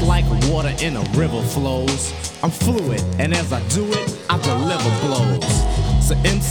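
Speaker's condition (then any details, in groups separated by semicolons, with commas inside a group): No condition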